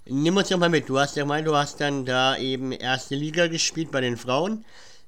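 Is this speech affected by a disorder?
Yes: cleft palate; says cannot pronounce country name Guatemala because of cleft palate.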